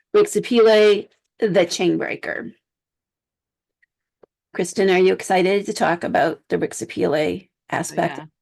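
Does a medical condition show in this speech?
No.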